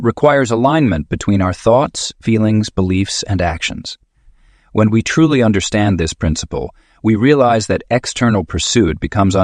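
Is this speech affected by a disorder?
No.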